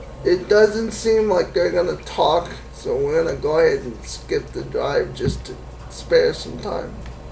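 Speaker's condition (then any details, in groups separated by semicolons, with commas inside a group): Cerebral palsy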